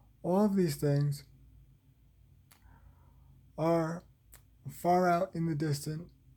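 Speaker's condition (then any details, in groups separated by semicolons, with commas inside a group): Cerebral palsy, spastic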